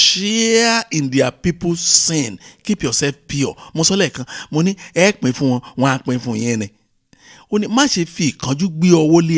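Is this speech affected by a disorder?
No.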